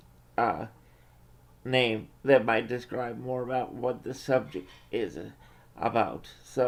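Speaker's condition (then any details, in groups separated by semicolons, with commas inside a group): Cerebral palsy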